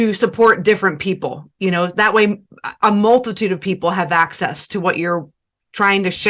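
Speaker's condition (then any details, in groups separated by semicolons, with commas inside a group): No condition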